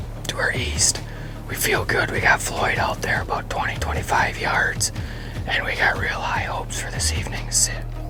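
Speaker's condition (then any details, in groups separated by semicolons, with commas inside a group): No condition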